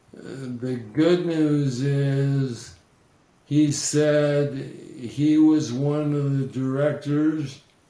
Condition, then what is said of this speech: ALS (motor neuron disease). If it's a little bit slurred, that's fine.